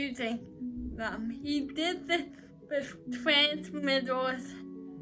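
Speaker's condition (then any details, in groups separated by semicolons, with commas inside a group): Cerebral palsy; uses crutches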